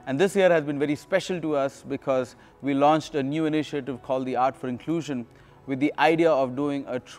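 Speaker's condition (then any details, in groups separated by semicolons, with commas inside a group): No condition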